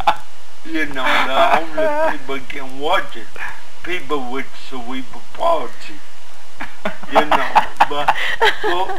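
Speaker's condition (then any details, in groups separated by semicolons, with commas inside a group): Cerebral palsy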